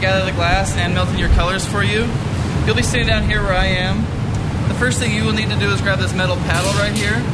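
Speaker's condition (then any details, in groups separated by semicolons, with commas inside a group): No condition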